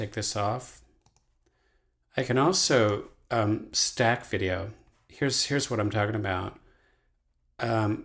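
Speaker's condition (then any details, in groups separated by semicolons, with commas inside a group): No condition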